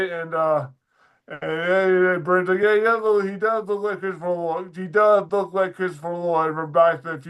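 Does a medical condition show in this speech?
Yes: dysarthria; weaker speech muscles.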